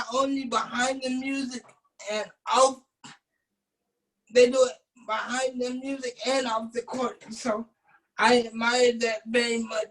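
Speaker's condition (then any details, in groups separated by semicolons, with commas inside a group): Cerebral palsy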